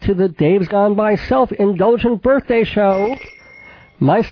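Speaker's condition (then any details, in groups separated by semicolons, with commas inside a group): Cleft palate with lisp, cleft lip and palate, mild; sibilant s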